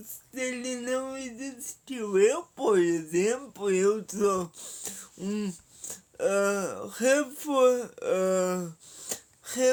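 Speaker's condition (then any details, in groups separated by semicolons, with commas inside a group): Paralysis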